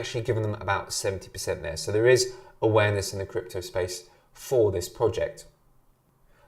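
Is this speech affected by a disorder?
No.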